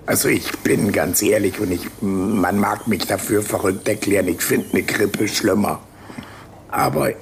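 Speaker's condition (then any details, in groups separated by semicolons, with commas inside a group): Laryngectomy after laryngeal cancer, voice prosthesis (tracheoesophageal); years since surgery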